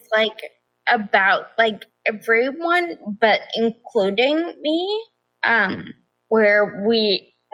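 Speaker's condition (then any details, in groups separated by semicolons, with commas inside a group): Progressive ataxia; balance problems, nerve pain; onset age 26, no treatment; affects speech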